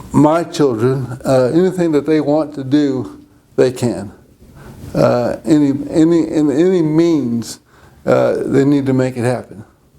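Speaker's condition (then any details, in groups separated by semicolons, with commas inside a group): Cerebral palsy; present from birth; falls sometimes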